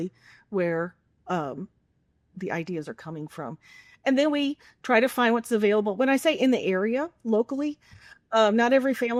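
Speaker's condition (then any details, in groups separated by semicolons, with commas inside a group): No condition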